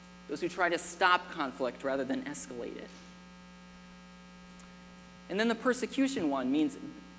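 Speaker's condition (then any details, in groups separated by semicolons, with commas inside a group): No condition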